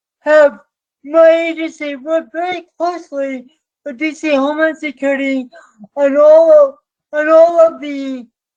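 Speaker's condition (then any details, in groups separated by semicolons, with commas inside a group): Cerebral palsy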